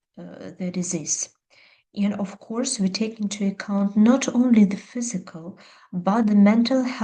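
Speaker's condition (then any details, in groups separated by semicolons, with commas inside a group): No condition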